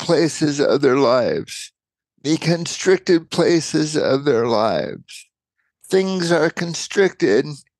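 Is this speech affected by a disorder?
Yes: cerebral palsy.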